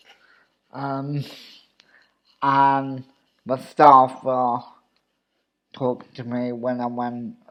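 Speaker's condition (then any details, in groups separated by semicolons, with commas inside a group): Cerebral palsy; wheelchair user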